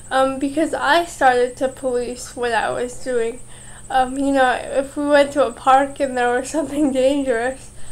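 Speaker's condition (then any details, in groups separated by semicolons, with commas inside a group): Cerebral palsy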